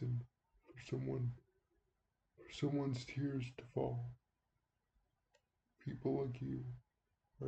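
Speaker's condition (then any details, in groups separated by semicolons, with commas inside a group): Cerebral palsy; speaks relatively well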